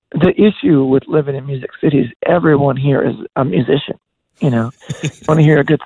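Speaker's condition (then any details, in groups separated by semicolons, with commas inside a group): Voice disorder; progressive voice disorder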